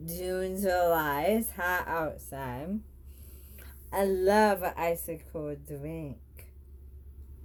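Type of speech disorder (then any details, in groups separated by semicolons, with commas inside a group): Bulbar dysarthria; bulbar onset ALS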